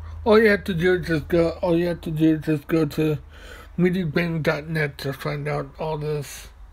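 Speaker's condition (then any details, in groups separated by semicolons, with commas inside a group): Mobius syndrome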